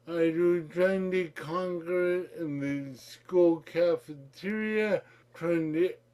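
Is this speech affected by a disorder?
Yes: cerebral palsy; childhood-onset, childhood physiotherapy, occupational and speech therapy, school for physically disabled children, regular school from age 13; distinctive voice, imitated by friend Fred.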